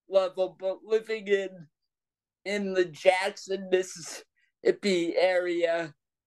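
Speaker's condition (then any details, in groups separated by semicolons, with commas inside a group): Cerebral palsy; present from birth, brain blood vessel burst acting like stroke, walker when little, power wheelchair since age five, completely non-ambulatory; breathing struggles some days affect speech, voice lags behind thoughts when excited or nervous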